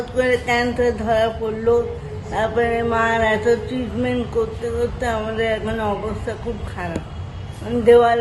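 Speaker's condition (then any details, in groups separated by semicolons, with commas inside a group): Cerebral palsy; present since birth, needs help walking; 38 years old, undergoing treatment; slurred, hard to understand over phone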